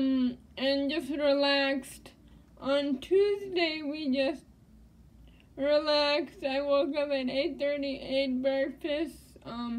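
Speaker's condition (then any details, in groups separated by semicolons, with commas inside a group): Cerebral palsy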